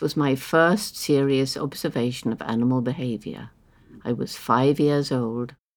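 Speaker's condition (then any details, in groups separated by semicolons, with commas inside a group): No condition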